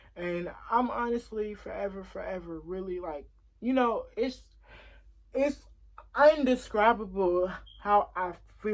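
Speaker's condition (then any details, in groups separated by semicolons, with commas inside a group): Cerebral palsy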